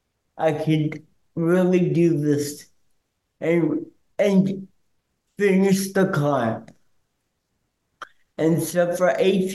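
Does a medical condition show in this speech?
Yes: cerebral palsy; speech impediment he calls his accent, hard to understand at first, harder on phone.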